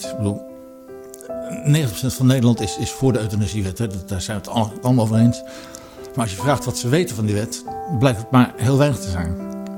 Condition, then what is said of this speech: Parkinson's disease. Ik praat moeilijk, zoals nu misschien wel blijkt.